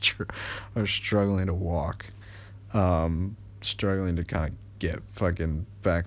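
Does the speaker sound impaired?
No.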